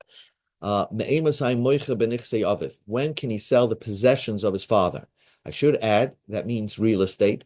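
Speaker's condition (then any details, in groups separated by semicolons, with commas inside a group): No condition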